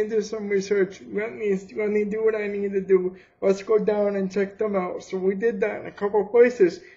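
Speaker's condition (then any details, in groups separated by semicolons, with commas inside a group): Cerebral palsy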